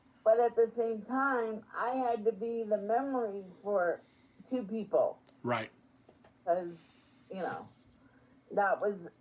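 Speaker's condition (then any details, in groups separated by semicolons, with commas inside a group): Spastic quadriplegic cerebral palsy; all four limbs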